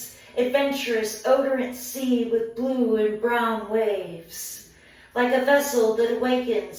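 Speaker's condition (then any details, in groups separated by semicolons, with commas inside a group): No condition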